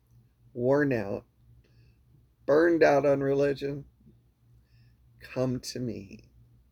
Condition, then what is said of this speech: None; typical speech.